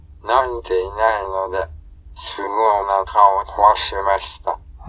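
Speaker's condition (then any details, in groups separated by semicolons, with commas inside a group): ALS, speech-generating device; cannot speak, uses synthesized voice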